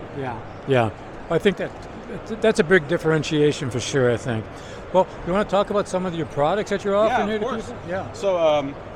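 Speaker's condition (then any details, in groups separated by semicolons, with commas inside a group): No condition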